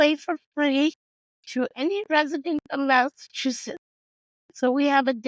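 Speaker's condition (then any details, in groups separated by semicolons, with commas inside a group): Cerebral palsy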